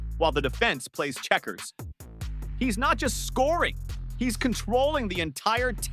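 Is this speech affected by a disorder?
No.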